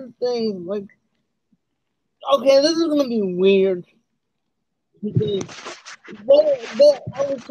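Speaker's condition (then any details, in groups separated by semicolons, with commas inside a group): Cerebral palsy; uses wheelchair, types with one finger; slow speech, hard to use speech-to-text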